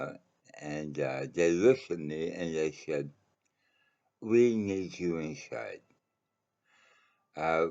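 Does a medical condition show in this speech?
Yes: mouth cancer.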